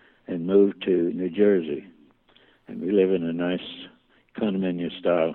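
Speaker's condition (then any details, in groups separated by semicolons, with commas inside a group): Parkinson's; slowly progressive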